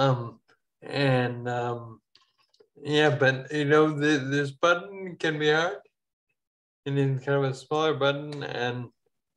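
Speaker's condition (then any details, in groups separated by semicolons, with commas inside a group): Ataxia; falls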